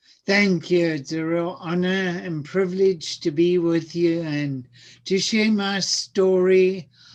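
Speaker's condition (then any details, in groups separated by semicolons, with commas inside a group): Cerebral palsy; speech sounds atypical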